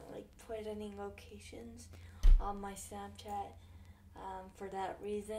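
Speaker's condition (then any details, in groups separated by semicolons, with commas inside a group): Cerebral palsy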